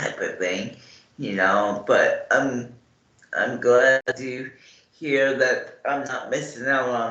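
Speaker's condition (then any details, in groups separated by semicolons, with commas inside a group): Cerebral palsy; morning medication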